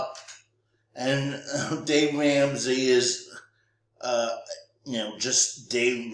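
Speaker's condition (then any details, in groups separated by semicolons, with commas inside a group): Cerebral palsy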